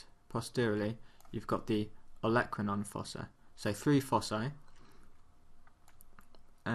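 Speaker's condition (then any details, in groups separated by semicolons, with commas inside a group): No condition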